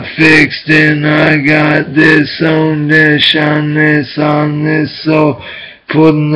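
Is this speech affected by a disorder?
Yes: brain injury.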